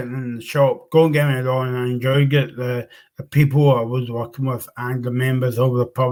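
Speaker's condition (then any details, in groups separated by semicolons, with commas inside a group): Cerebral palsy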